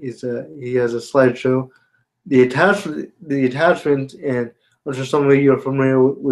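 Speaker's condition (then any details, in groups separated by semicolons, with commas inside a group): Spastic quadriplegia cerebral palsy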